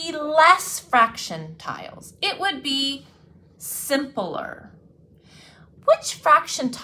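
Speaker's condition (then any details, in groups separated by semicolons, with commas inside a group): No condition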